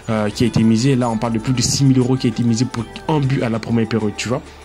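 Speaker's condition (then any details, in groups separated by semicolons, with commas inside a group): No condition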